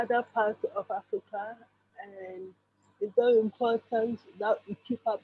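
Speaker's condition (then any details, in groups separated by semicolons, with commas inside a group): Cerebral palsy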